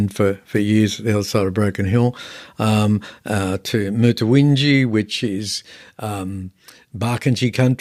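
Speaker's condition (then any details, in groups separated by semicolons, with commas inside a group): No condition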